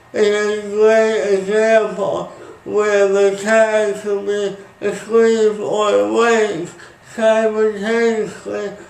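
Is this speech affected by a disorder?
Yes: speech impairment after birth surgery.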